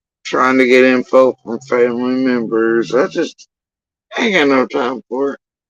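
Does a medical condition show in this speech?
Yes: facial paralysis after surgery; tongue.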